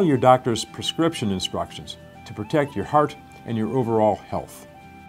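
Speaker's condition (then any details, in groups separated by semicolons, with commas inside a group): No condition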